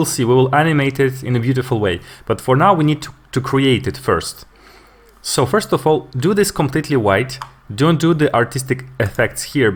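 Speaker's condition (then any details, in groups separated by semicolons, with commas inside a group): No condition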